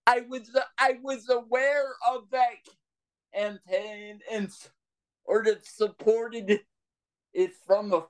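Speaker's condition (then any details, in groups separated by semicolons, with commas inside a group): Cerebral palsy; present from birth, brain blood vessel burst acting like stroke, walker when little, power wheelchair since age five, completely non-ambulatory; breathing struggles some days affect speech, voice lags behind thoughts when excited or nervous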